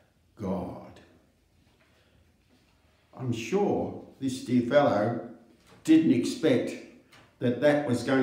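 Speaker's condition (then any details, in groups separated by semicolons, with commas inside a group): No condition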